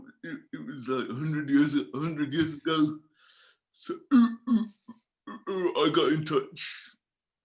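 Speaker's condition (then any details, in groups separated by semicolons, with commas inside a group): Cerebral palsy; from birth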